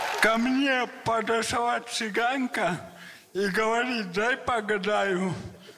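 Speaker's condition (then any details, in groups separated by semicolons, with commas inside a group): Cerebral palsy; childhood physical therapy; age 27, daily sport and diction exercises; speech therapy in kindergarten, daily diction practice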